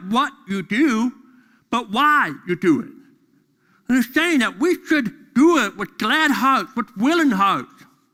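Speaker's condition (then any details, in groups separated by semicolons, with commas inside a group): Deafness; deaf during school years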